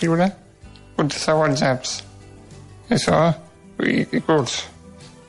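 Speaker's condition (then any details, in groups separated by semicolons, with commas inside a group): Duchenne muscular dystrophy; age 25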